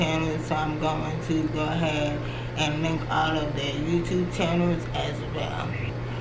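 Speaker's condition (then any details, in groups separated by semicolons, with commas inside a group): Cerebral palsy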